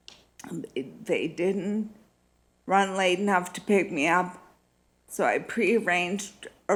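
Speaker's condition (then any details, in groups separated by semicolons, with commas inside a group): Multiple sclerosis; needs time to get voice up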